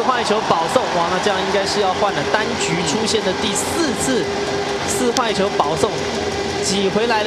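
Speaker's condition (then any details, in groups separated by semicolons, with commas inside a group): No condition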